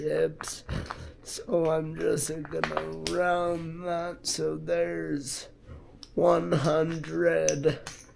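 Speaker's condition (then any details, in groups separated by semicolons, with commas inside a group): Multiple sclerosis; affects hands and left arm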